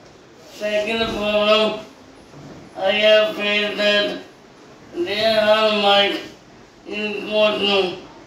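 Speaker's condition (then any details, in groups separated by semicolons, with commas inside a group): Cerebral palsy; slurred at times, cannot speak louder, uses microphone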